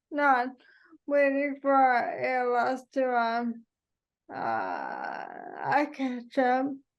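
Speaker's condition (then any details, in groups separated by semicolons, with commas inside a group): ALS; sporadic form, onset in pinky finger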